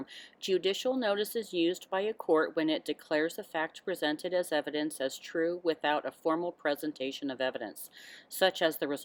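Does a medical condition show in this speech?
No.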